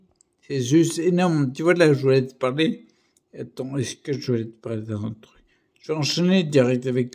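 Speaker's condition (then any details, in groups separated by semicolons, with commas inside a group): Primary progressive multiple sclerosis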